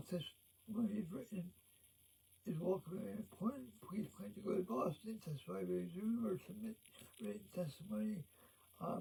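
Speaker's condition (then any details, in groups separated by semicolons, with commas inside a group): Cerebral palsy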